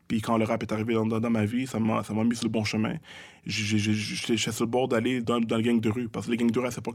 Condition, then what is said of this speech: Stuttering. Mais dans, le rap, je peux aligner des syllabes sans m'arrêter, sans m'enfarger.